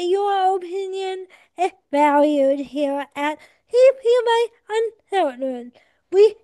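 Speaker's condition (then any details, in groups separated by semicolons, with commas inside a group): Cerebral palsy; adult, 24 years old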